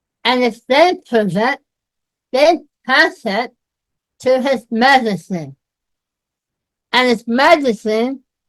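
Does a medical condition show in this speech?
Yes: myasthenia gravis.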